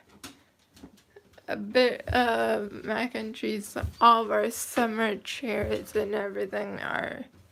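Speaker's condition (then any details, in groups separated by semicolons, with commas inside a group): Cerebral palsy, mild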